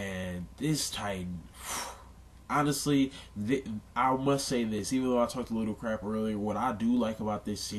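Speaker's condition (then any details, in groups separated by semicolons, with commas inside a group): No condition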